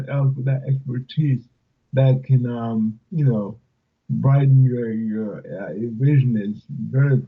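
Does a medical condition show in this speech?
Yes: cerebral palsy; speech affected.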